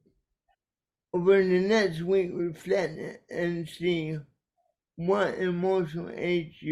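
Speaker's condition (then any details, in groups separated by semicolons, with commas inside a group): Cerebral palsy; caused by brainstem aneurysm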